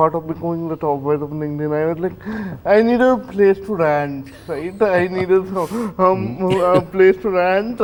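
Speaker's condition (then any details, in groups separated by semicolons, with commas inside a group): Cerebral palsy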